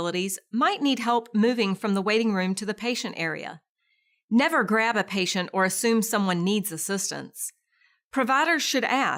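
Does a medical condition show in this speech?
No.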